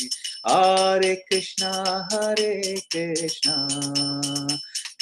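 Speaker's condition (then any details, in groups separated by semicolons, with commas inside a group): No condition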